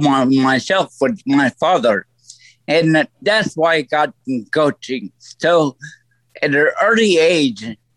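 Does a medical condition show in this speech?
Yes: stroke; voice altered since stroke, lasting effect.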